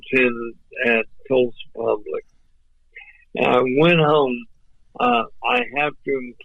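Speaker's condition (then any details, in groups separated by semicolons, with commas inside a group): ALS; voice off but clear and understandable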